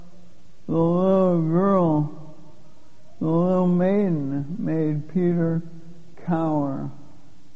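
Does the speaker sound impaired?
Yes: Lou Gehrig's disease; onset with loss of strength first thought due to Parkinson's.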